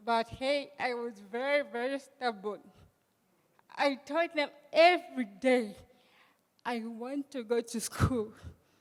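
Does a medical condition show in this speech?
Yes: cerebral palsy.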